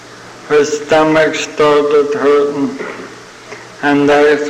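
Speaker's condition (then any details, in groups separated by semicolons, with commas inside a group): ALS (Lou Gehrig's disease); terminal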